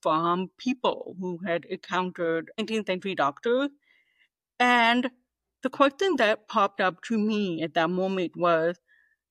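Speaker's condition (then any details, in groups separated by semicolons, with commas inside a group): Deafness, 98% hearing loss; age 43, audiologist called her perfect cochlear implant candidate, harder to understand speech than when younger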